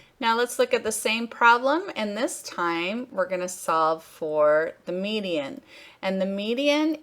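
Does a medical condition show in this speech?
No.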